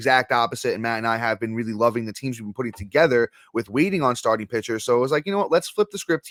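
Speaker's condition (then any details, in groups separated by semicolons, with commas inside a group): No condition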